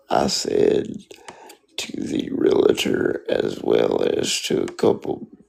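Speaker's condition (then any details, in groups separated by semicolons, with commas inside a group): Spastic quadriplegic cerebral palsy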